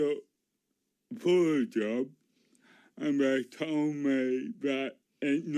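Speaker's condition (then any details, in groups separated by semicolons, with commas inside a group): Cerebral palsy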